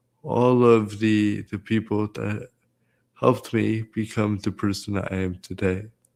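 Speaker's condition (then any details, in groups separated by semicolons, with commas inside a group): Cerebral palsy; present from birth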